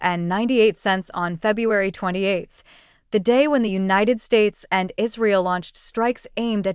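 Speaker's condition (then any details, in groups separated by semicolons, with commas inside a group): No condition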